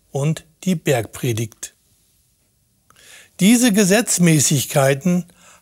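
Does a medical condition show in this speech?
No.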